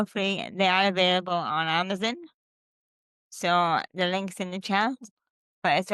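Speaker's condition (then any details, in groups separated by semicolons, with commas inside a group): Cerebral palsy; since birth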